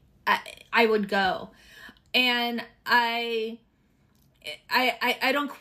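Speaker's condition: Stuttering; stuttering since childhood, impacts less than dyslexia; age 48; repeated words, prolonged sounds, blocks

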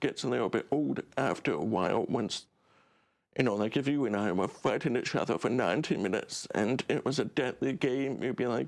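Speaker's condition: Deaf; relies on subtitles rather than audio

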